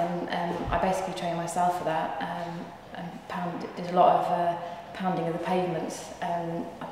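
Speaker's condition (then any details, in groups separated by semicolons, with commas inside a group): No condition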